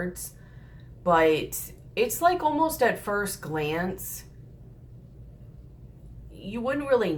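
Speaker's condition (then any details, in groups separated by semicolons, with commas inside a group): No condition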